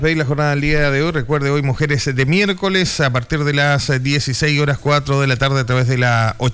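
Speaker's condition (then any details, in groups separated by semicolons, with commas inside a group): No condition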